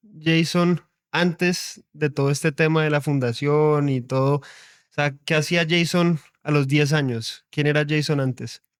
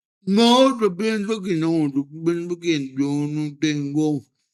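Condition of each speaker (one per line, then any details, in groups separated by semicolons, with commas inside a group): No condition
Cerebral palsy; present from birth, walks with difficulty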